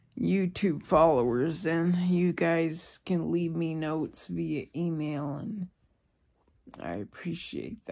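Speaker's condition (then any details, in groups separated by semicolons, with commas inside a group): ALS; receiving hospice care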